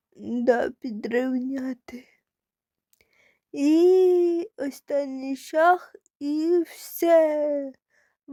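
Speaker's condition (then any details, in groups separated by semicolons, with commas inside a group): Cerebral palsy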